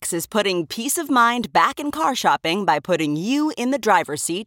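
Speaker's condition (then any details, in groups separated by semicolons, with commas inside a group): No condition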